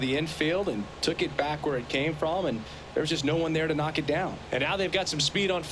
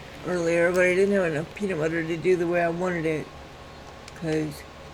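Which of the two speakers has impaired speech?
The second: cerebral palsy.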